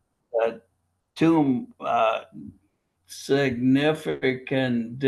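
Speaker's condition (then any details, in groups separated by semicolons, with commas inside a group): Primary lateral sclerosis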